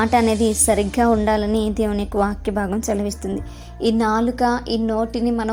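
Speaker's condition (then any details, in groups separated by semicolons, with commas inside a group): No condition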